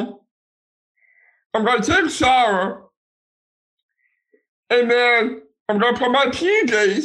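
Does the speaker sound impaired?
Yes: Down syndrome.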